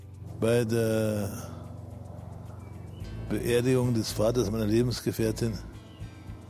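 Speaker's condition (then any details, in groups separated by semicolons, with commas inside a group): Parkinson's disease; almost no tremor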